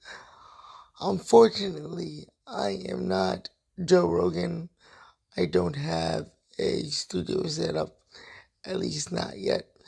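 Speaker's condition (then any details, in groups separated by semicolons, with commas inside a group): Cerebral palsy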